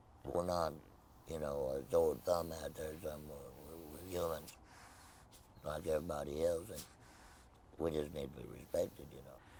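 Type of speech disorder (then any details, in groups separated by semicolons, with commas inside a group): Speech with a voice prosthesis; laryngectomy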